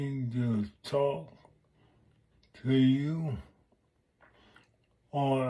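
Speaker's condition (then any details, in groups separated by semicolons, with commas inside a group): Multiple sclerosis; affects left side and voice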